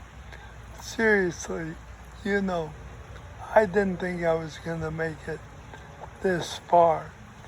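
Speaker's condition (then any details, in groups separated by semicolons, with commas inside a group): ALS; diagnosed two years ago, ventilator many hours, breathes only sitting; talking increasingly difficult, breathing trouble worse when full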